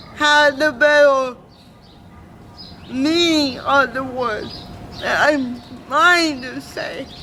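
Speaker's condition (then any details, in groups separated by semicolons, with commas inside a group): Cerebral palsy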